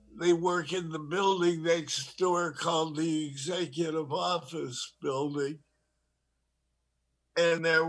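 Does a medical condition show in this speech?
Yes: Parkinson's disease; diagnosed over 9 years ago.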